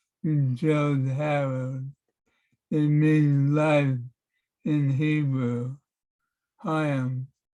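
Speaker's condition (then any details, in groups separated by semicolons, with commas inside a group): Parkinson's; affects handwriting; speech therapy for past couple months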